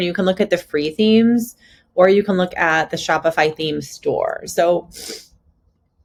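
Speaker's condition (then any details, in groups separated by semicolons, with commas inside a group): No condition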